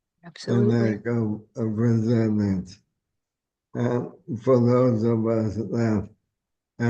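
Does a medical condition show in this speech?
Yes: ALS.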